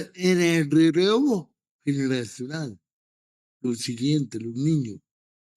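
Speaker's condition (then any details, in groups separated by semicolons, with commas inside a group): Cerebral palsy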